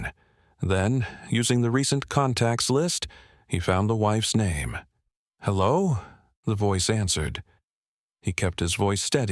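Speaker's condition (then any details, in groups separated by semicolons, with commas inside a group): No condition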